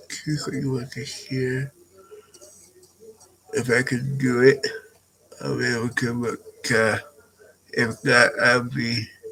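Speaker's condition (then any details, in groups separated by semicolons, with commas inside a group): Cerebral palsy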